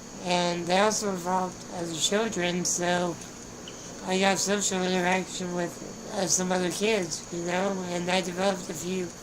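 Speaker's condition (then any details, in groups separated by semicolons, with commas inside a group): Spinal muscular atrophy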